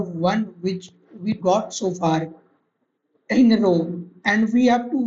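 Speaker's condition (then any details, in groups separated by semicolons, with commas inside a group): No condition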